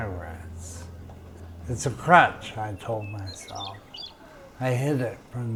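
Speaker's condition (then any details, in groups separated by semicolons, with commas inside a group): Brain injury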